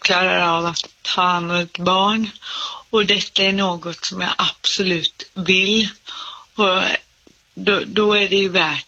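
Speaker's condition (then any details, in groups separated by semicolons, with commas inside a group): Cerebral palsy; speech slightly affected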